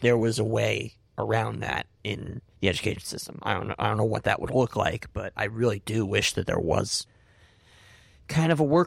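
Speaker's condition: Cleft palate; difficulty producing l sounds

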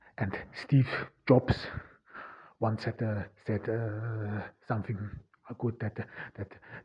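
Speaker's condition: Stuttering; cause unknown, only one in family who stutters, German mother tongue, born in Austria; struggles with words, sounds like bad connection, presses words out, difficult words harder, German accent; repeated sounds, prolonged sounds

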